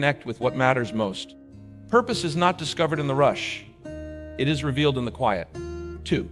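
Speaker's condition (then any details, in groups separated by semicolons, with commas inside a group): No condition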